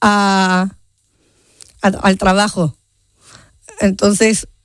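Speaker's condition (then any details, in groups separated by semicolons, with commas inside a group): Down syndrome; genetic condition, present since birth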